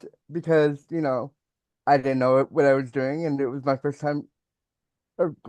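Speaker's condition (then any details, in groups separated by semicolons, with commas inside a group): Cerebral palsy; mild speech impediment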